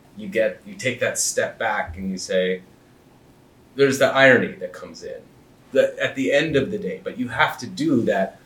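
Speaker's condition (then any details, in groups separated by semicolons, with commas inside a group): No condition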